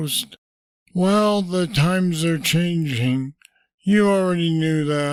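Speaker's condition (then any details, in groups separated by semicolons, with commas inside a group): Parkinson's disease; deep brain stimulators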